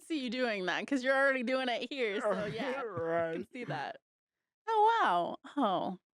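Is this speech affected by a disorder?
No.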